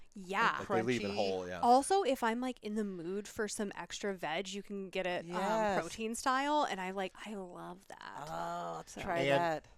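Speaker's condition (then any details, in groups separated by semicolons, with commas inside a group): No condition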